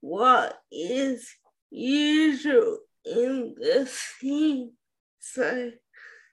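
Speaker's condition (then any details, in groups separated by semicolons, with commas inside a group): Spastic quadriplegic cerebral palsy; CP accent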